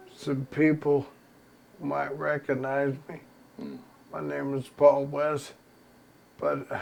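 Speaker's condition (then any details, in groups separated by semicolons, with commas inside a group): ALS; progressive terminal illness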